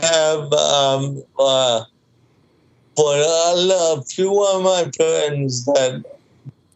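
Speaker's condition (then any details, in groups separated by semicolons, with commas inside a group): Cerebral palsy, mild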